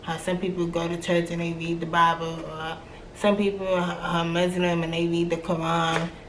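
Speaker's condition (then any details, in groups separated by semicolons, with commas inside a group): Cerebral palsy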